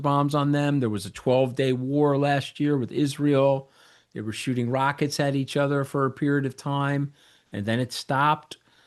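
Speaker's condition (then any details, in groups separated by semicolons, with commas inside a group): No condition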